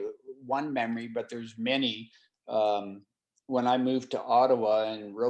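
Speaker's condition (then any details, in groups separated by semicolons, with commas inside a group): No condition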